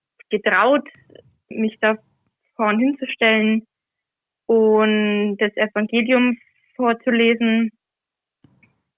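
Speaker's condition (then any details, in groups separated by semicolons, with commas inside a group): Stuttering; covert stuttering for many years, aware from about age 10, hidden until 21; openly stuttering, regularly reads scripture aloud in church since January last year, nervous beforehand; not stutter-free when reading aloud, anticipates difficult words in advance, avoided words, trouble with t-words; prolonged sounds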